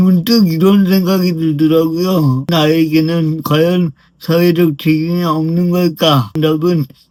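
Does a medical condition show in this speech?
Yes: brain lesion disability.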